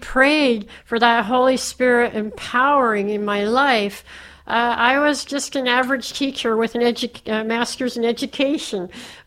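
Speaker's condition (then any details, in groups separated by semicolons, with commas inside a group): Cleft palate; speech impediment while growing up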